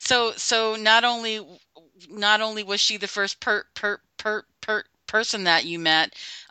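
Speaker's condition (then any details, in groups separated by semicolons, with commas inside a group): Stuttering; childhood-onset stuttering, no childhood therapy, covert over 30 years, unconscious word switching, open since 2007 albany nsa chapter; formerly avoided speaking situations, speechless at first self-help group meeting, said name and stutter by fourth or fifth; repeated sounds, repeated words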